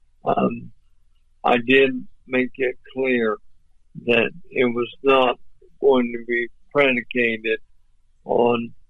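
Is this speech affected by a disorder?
Yes: ALS; voice off but clear and understandable.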